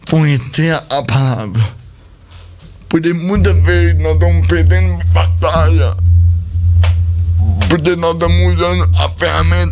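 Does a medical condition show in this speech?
Yes: cerebral palsy; speech not normal.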